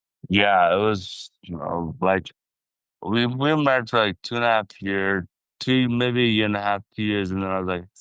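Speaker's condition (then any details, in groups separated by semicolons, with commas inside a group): Traumatic brain injury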